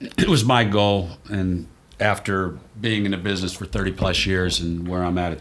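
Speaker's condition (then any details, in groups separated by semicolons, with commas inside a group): No condition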